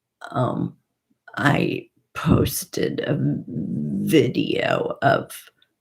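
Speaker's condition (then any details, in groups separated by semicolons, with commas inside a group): Parkinson's and essential tremor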